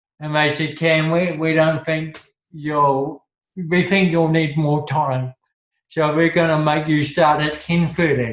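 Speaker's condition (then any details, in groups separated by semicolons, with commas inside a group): Cerebral palsy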